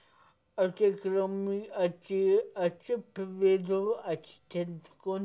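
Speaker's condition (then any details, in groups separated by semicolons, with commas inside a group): Cerebral palsy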